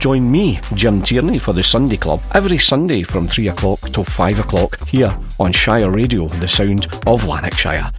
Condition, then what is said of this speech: No condition.